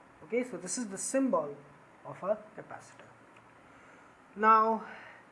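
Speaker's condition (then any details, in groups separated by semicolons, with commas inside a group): No condition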